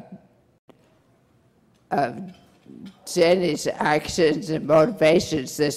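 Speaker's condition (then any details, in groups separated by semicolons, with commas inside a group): Brain injury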